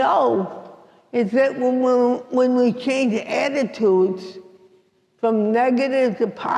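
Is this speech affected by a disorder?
Yes: cerebral palsy; unusual speech, mistaken for drunk, judged too poor for teaching.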